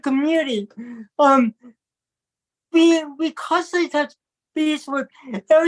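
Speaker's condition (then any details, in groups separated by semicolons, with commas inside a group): Cerebral palsy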